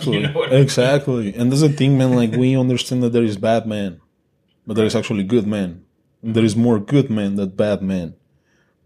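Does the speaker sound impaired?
No.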